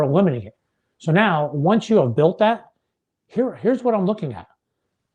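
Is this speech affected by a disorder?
No.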